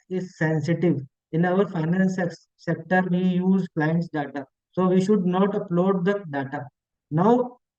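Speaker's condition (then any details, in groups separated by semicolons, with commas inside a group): No condition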